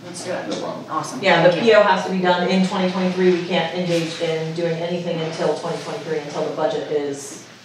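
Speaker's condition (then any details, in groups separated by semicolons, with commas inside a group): No condition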